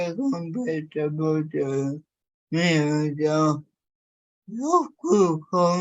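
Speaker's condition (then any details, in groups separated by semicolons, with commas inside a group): Cerebral palsy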